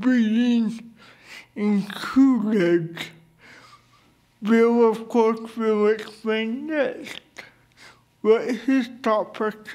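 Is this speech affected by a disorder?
Yes: cerebral palsy.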